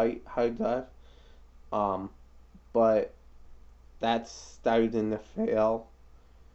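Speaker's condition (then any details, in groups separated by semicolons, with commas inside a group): Cerebral palsy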